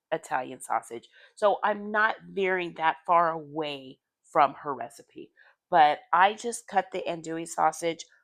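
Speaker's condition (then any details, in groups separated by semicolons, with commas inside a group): No condition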